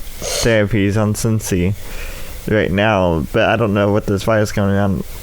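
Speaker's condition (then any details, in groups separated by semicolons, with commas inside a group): Cerebral palsy; diagnosed in infancy; speech impediment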